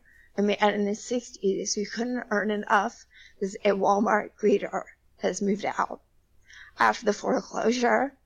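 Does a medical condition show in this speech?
Yes: spasmodic dysphonia; part of dystonia throughout body, onset as teenager in drama club, diagnosed in college, past Botox injections into vocal cords; vocal disorder audible in recording; voice cracking, may sound nervous, injections caused muteness for a month then very soft voice.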